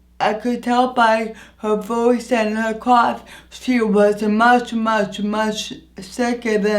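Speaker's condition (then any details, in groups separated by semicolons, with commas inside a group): Anoxic brain injury; injury affects voice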